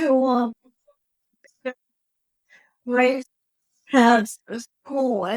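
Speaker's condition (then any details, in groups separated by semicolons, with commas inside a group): Cerebral palsy; brain bleed in early infancy, premature birth, wheelchair; lag starting to talk, late speech onset, had speech therapy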